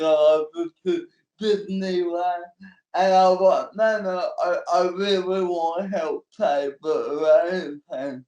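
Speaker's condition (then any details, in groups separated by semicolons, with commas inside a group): Cerebral palsy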